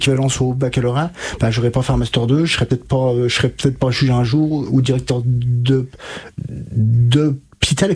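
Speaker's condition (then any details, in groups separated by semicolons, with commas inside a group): Stuttering; onset age 5-6, untreated in childhood, severe until 20, stuttering-specialist therapist Catherine Daubier, Nancy, from 20; age 33, about 28 years since onset, improved after years of therapy, uses fluency techniques; blocks and repetitions now, formerly blocked in every sentence, froze unable to read aloud; repeated sounds, blocks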